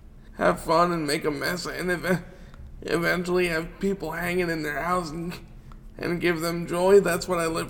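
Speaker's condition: Cerebral palsy; wheelchair user

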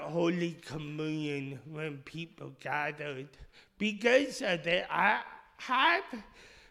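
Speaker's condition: Speech impediment; initially misdiagnosed

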